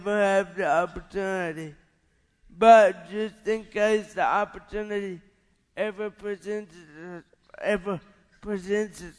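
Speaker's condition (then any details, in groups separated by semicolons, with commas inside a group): Cerebral palsy; white plastic braces on both legs in childhood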